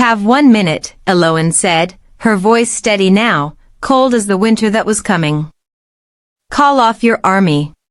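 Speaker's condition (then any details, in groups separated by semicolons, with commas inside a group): No condition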